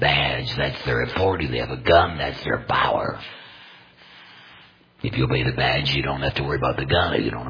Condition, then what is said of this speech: Laryngectomy. It may sound painful for you to listen to it, but it doesn't bother me at all.